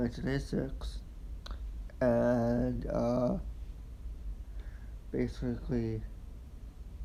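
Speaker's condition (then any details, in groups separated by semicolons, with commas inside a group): Quadriplegic cerebral palsy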